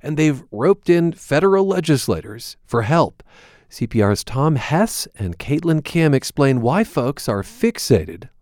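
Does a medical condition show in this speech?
No.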